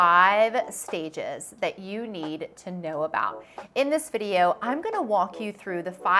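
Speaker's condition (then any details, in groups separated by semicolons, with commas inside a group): No condition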